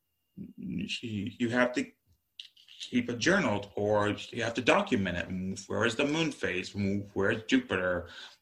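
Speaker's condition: Stutter; stutter since childhood, bad at ages six to nine; still has a stutter; repeated sounds

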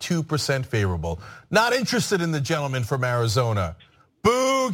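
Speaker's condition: No condition

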